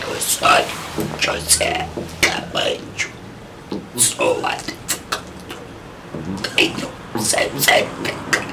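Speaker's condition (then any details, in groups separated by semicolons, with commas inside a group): Total laryngectomy; esophageal voice, electrolarynx, or tracheoesophageal voice prosthesis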